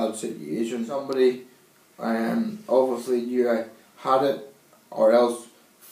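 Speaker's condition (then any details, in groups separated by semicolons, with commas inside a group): Cerebral palsy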